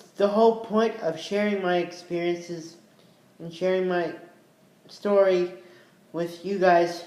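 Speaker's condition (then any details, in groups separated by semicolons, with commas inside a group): Cerebral palsy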